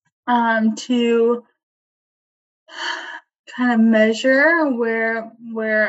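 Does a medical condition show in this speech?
Yes: ALS, limb onset; diagnosed at age 25, onset in arms and legs, not bulbar onset; about 10 months since diagnosis, seeing speech language pathologist at clinic, voice and swallowing monitored, voice banking; voice tires and gets close to being lost while talking.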